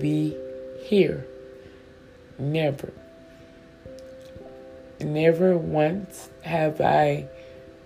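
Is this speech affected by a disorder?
Yes: stroke with stutter; stutter now, linked by speaker to not sleeping.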